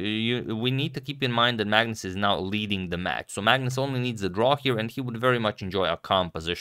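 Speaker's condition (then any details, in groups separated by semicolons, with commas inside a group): No condition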